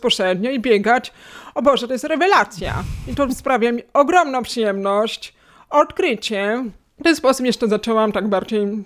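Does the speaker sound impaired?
Yes: hearing loss, cochlear implant, acquired; two years of rehabilitation to decode words, relearned listening to English, once unable to converse in English.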